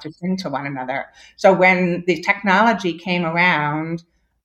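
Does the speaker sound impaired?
Yes: deafness; born with moderate to severe hearing loss, then esteem implant.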